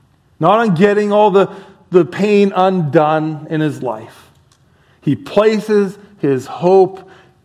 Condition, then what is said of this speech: No condition.